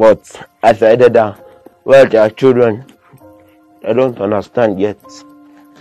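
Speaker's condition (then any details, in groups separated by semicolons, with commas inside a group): Cerebral palsy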